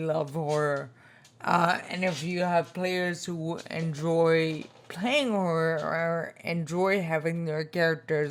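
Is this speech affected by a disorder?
Yes: spinocerebellar ataxia type 2, SCA2; tongue.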